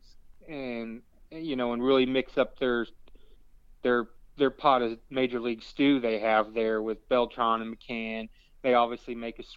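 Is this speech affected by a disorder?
No.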